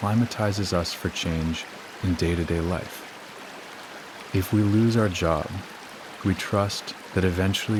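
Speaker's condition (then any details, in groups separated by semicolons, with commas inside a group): No condition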